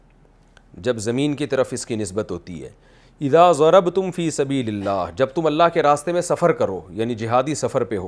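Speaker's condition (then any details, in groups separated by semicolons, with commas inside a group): No condition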